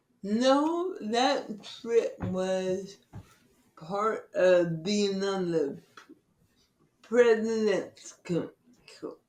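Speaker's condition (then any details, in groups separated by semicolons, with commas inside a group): Cerebral palsy; from birth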